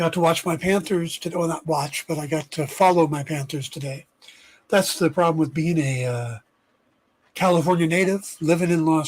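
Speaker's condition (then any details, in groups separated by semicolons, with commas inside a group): No condition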